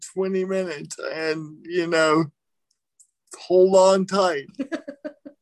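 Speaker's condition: Cerebral palsy

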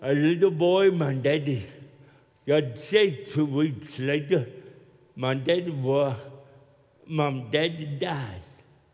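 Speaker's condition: Cerebral palsy; still walks with limp

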